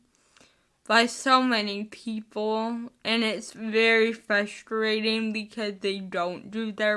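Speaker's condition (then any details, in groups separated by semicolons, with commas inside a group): Spastic cerebral palsy, mixed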